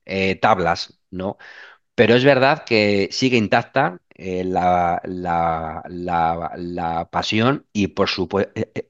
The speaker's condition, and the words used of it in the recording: Stuttering. Hay muchas veces que digo, joder, que hable otro, no, venga tú, coño, pero joder, si estoy, pero no me ves que yo tartamudeo, coño, que hable otro, ¿no?